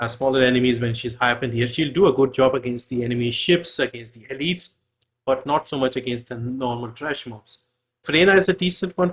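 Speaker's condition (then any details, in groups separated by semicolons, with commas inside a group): No condition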